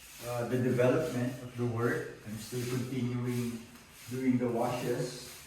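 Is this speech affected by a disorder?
No.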